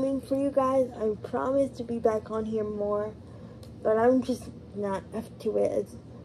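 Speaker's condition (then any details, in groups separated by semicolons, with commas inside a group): Cerebral palsy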